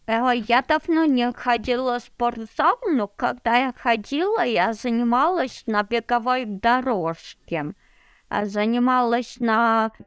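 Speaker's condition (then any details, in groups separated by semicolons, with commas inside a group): Cerebral palsy; no wheelchair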